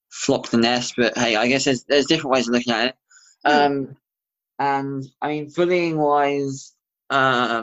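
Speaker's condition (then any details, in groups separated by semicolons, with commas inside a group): Bilateral cleft lip and palate; congenital, severe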